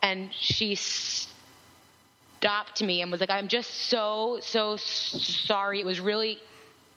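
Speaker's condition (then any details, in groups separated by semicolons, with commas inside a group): Stuttering; stutters at times, speech noticed and mocked by others, discloses stuttering openly, including to clients; repeated sounds, repeated words, prolonged sounds, blocks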